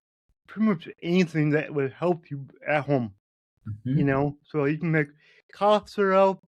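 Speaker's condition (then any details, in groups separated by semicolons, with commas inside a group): Cerebral palsy; cerebral palsy, past surgery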